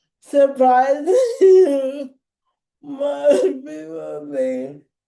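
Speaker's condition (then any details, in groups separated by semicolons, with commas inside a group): Cerebral palsy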